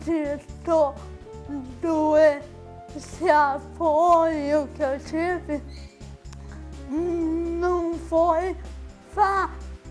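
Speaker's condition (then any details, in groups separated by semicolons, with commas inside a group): Cerebral palsy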